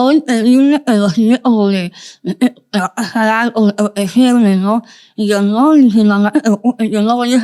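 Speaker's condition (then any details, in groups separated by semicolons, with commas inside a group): Moebius syndrome; congenital, facial paralysis, no facial expression; 46 years since birth; communication not easy, speech not expected at birth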